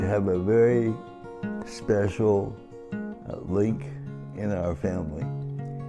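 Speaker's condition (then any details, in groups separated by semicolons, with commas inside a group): Cerebral palsy; from birth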